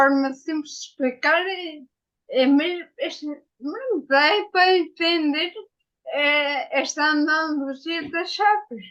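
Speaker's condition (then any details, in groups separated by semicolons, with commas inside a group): Ataxia after brain injury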